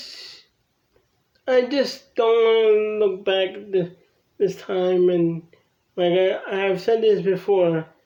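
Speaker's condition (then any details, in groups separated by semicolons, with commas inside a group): Cerebral palsy; from birth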